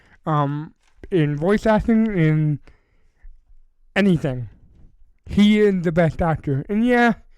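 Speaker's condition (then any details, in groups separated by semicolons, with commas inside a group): Cerebral palsy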